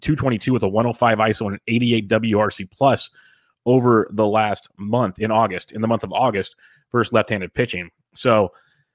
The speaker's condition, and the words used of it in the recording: None; typical speech.